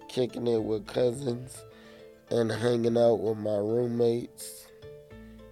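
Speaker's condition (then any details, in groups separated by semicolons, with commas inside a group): Cerebral palsy; physical and occupational therapy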